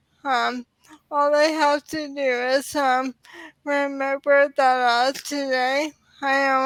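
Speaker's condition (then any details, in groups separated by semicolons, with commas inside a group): ALS; diagnosed in early 30s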